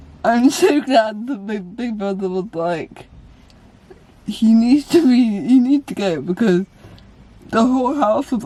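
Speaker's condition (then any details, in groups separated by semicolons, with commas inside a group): Cerebral palsy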